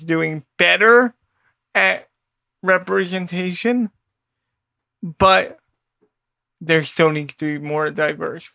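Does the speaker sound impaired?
Yes: cerebral palsy; has had to adapt entire life.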